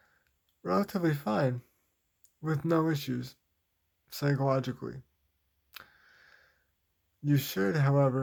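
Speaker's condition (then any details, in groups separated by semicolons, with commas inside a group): Cerebral palsy, spastic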